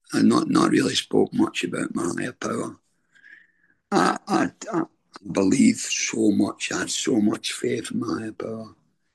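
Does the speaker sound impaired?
Yes: throat cancer treatment effects, stage 4 throat cancer; voice changed by throat cancer and treatment, deep voice.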